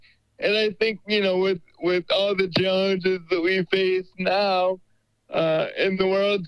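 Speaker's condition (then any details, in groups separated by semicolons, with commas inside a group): Cerebral palsy; limited wheelchair mobility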